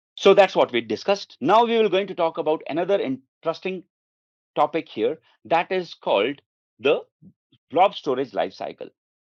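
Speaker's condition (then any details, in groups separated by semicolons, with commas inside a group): No condition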